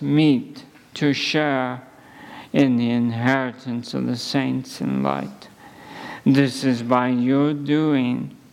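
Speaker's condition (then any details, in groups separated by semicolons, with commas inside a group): ALS; at least a couple of months since diagnosis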